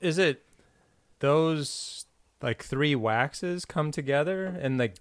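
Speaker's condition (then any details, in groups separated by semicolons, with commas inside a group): No condition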